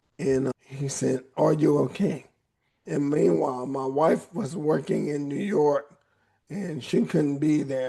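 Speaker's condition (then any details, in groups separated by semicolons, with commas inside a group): ALS; voice raspy at times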